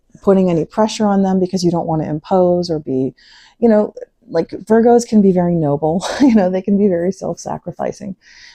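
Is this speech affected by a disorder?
No.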